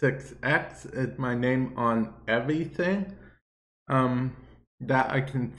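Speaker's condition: Cerebral palsy; viewer asked why talking like that

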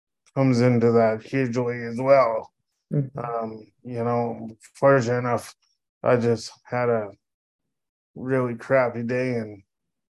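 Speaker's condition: Cerebral palsy; contractions compressing

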